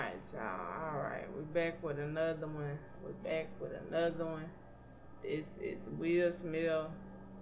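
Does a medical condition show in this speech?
Yes: cerebral palsy; not paralyzed, can stand.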